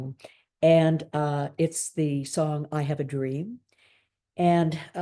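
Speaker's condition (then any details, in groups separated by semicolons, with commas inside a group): No condition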